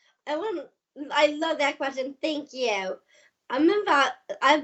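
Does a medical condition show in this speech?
Yes: Down syndrome.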